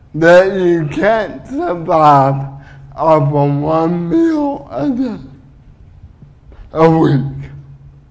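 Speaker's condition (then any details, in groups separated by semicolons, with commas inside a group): Cerebral palsy; uses wheelchair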